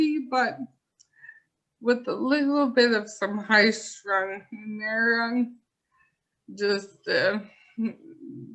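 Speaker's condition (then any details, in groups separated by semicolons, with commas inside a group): ALS; pseudobulbar affect, hands contorted; about 8 months since diagnosis; speech affected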